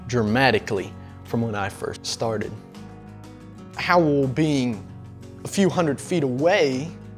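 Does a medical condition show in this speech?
No.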